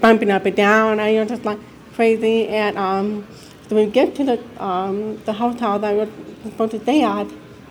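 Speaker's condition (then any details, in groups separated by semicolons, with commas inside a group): Deafness; mix of speech and sign growing up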